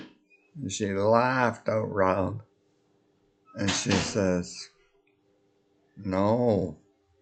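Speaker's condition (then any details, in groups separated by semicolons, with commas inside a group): Multiple sclerosis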